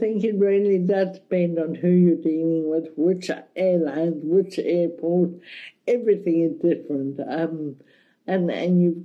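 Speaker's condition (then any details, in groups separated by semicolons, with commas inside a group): Cerebral palsy, mild; speech affected a bit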